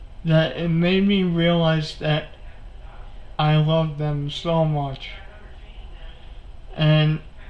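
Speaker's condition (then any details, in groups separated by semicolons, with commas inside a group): Cerebral palsy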